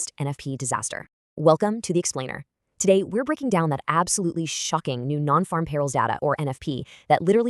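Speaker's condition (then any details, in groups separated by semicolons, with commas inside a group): No condition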